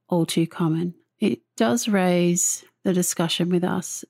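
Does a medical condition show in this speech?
No.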